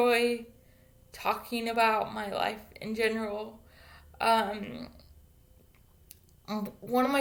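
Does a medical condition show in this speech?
Yes: cerebral palsy; wheelchair since childhood.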